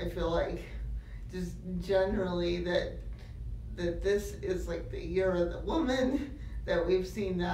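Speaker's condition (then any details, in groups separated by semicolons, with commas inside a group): Cerebral palsy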